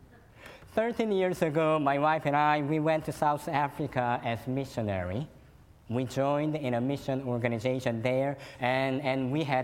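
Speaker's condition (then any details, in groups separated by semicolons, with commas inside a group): Cleft lip and palate; fed formula and cow milk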